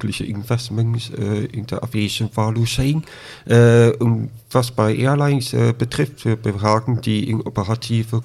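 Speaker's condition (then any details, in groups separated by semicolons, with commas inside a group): Deafness with cochlear implant, congenital deafness; raised orally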